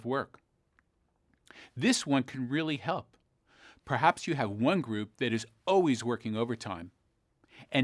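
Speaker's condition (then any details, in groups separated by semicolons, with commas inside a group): No condition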